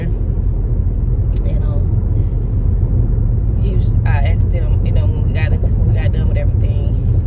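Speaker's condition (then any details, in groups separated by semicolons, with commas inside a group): No condition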